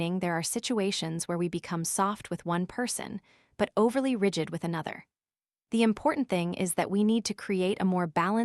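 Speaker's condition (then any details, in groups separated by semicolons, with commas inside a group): No condition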